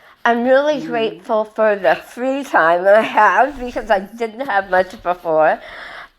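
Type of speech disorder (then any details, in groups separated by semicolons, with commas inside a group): Speech after partial glossectomy; tongue cancer, hemiglossectomy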